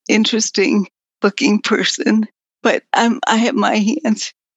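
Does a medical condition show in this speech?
Yes: progressive multiple sclerosis; quadriplegic, no hand use, walker to scooter to wheelchairs, talking harder as disease progressed; voice up and down, in and out with pulmonary muscle strength, sometimes no voice, assistant speaks.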